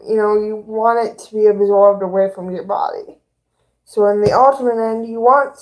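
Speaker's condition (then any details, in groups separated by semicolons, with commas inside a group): Cerebral palsy; both hands affected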